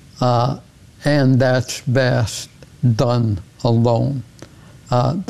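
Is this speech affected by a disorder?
Yes: ALS; progressive ALS.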